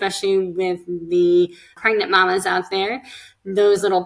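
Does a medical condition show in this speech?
Yes: cleft lip and palate; speech therapy.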